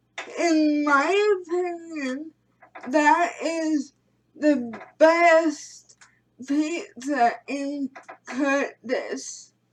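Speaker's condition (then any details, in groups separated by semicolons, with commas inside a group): Cerebral palsy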